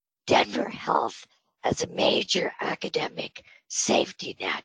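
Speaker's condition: Spasmodic dysphonia; on Botox treatment

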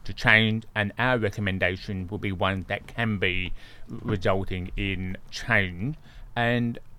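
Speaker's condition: Deafness; congenital deafness, born deaf

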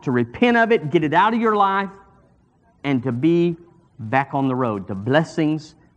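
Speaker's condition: No condition

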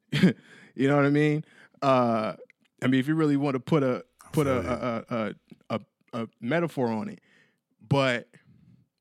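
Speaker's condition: Stutter; childhood stutter, pulled from class for speech therapy several times weekly in 4th-5th grade, college speaking classes; stutter still comes daily, even now, controlled by stopping, slowing down, pivoting, feels it coming; once violent stutter, brain and mouth out of sync, techniques for hard p and d, slowed pace; repeated sounds, repeated words, prolonged sounds, blocks

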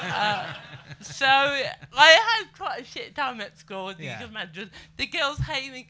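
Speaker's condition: Cerebral palsy; slow walking, poor handwriting; able to speak and move

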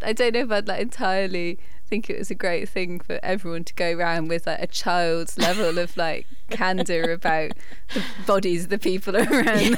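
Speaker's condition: No condition

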